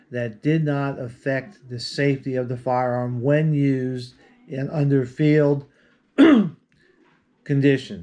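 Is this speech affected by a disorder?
No.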